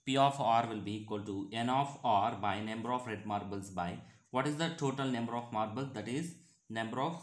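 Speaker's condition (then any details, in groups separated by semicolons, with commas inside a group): No condition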